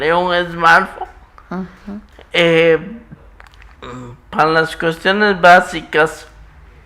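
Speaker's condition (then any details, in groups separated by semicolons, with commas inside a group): Muscular dystrophy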